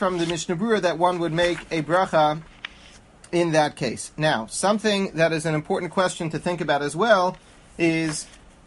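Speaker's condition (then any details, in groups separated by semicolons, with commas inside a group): No condition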